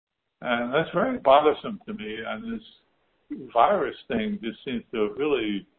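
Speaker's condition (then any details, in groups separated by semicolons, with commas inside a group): Parkinson's disease; stem cell infusions in houston, infusions finished, assessment due in september; physical therapy, in-person Parkinson's discussion groups found helpful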